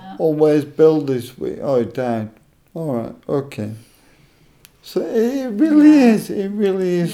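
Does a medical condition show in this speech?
Yes: motor neuron disease; advanced motor neuron disease diagnosed in Dubai age 48 after year of misdiagnosis, muscle weakness; speech weakness, not brilliant but understandable, muscle machine on atrophy setting for voice box, still talking.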